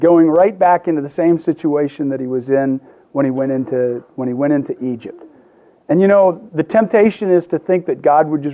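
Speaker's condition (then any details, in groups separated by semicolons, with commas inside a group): No condition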